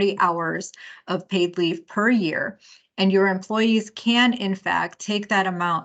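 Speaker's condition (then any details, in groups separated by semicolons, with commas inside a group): No condition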